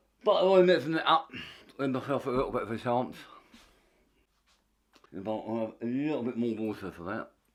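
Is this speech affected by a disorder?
Yes: tongue cancer; half tongue removed.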